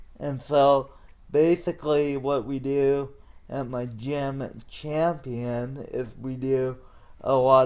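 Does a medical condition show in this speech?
Yes: cerebral palsy; tone and spasticity, wheelchair most of life.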